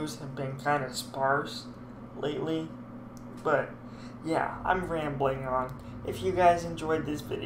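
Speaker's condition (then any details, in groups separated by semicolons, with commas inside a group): Cerebral palsy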